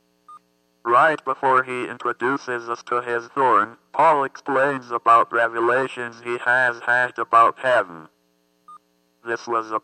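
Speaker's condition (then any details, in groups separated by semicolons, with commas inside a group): Athetoid cerebral palsy; communication box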